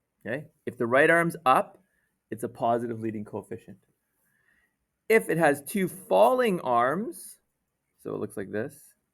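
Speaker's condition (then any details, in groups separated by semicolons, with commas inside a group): No condition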